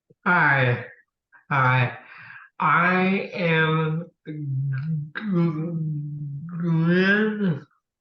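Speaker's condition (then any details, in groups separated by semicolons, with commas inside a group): Cerebral palsy; since childhood; speech impediment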